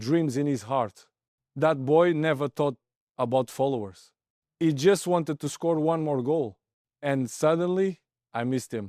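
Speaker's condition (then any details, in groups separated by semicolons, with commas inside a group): No condition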